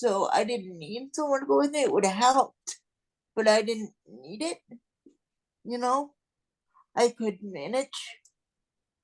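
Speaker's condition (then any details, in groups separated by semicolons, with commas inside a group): Cerebral palsy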